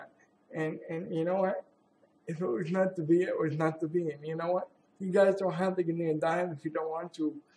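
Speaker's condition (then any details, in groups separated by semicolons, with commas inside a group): Cerebral palsy; sometimes hard to speak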